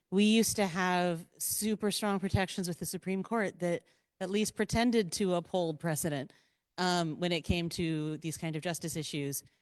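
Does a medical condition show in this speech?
No.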